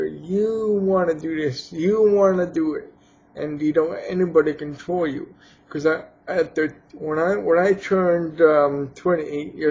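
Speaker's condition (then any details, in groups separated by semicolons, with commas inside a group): Cerebral palsy; has had surgery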